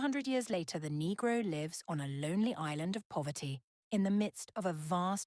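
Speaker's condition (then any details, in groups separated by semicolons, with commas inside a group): No condition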